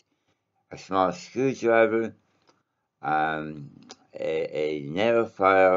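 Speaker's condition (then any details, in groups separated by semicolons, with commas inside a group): Mouth cancer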